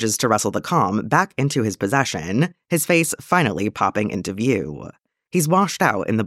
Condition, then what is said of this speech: No condition.